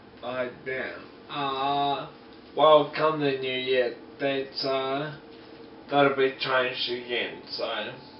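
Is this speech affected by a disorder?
Yes: multiple sclerosis.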